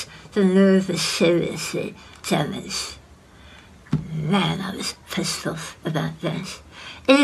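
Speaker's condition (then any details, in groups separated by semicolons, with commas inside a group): Head and neck cancer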